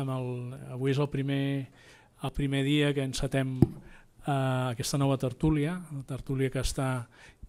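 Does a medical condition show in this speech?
No.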